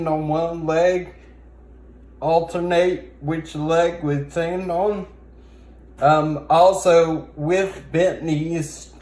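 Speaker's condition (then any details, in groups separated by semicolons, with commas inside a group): Brain injury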